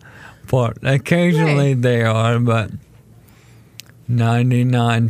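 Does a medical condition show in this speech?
Yes: ALS; told condition is terminal.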